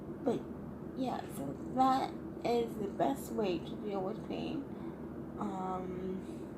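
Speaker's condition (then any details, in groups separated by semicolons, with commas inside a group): Cerebral palsy, triplegia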